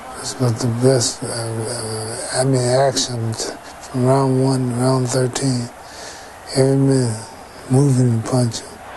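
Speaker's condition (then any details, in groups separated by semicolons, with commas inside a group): Parkinson's syndrome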